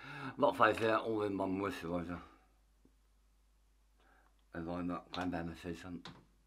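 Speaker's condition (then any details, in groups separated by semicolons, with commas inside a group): Tongue cancer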